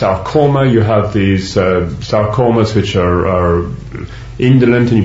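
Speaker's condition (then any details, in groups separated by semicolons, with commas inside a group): No condition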